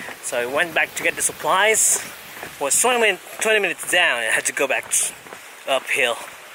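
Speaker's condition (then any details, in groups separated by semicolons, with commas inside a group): No condition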